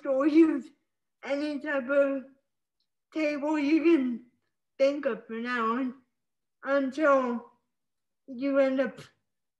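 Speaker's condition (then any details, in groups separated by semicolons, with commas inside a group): Spastic cerebral palsy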